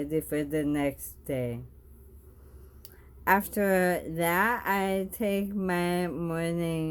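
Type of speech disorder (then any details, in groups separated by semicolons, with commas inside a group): Bulbar dysarthria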